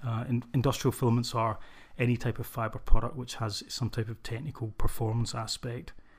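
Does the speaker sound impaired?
No.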